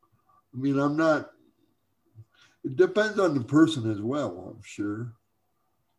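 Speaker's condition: Cerebral palsy; uses wheelchair

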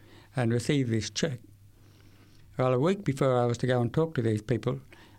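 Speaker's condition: Severe to profound hearing loss; uses hearing aids

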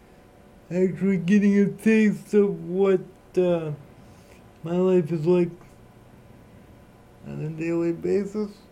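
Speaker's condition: Cerebral palsy

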